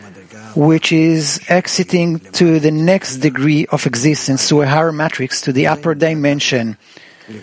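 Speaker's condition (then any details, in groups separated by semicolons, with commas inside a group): No condition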